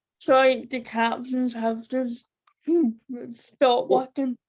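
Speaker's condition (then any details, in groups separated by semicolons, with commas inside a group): Cerebral palsy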